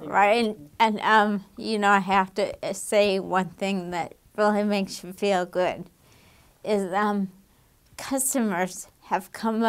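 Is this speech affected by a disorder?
Yes: damaged diaphragm.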